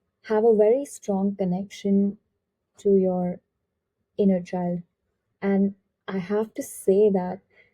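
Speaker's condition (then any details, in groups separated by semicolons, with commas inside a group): No condition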